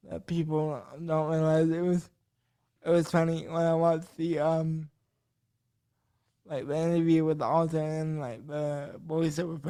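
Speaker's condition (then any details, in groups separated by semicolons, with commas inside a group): Cerebral palsy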